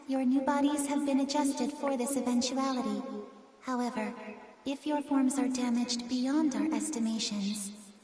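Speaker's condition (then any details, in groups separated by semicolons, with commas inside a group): No condition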